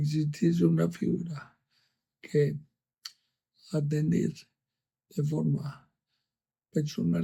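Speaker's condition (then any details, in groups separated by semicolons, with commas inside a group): ALS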